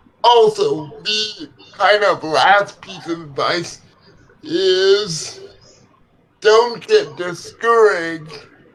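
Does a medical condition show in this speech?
Yes: cerebral palsy; legs affected.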